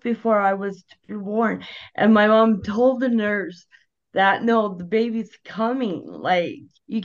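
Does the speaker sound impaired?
Yes: cerebral palsy; onset at birth, needed resuscitation to breathe, diagnosed about 18 months later, physical therapy at Glen Rose Play School; no speech therapy needed as child, thanks to mother.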